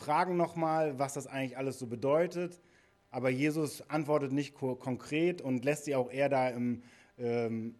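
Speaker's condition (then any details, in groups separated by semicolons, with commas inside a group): No condition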